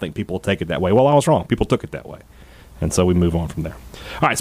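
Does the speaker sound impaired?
No.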